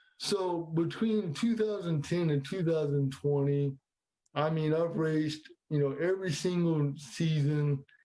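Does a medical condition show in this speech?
Yes: cerebral palsy.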